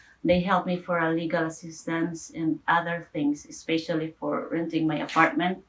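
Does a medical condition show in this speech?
No.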